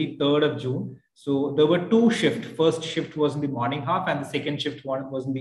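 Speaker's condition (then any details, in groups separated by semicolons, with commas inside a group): No condition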